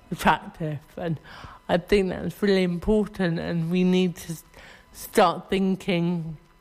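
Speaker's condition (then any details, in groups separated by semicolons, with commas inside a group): Cerebral palsy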